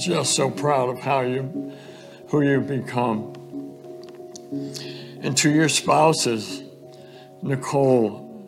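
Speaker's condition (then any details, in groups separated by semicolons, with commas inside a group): ALS; fatal diagnosis, no cure, later died of it about a month before this talk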